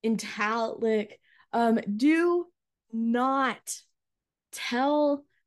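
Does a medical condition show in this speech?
Yes: stuttering; fear of speaking in front of groups, school accommodations for presenting projects, found national stuttering association; stumbles on own name, now stutters freely without guarding speech; here prolonged sounds, blocks.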